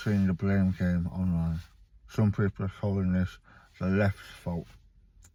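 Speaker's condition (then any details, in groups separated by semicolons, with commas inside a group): Stage 4 tongue cancer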